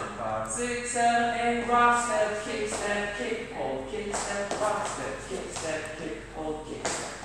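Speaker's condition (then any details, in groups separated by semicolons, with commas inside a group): No condition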